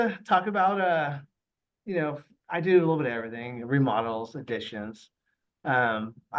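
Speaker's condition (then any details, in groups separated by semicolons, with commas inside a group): No condition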